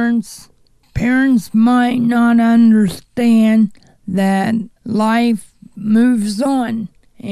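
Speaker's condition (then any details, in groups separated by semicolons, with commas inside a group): Cerebral palsy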